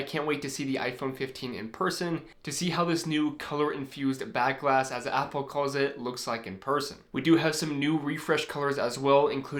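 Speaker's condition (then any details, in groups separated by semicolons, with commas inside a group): No condition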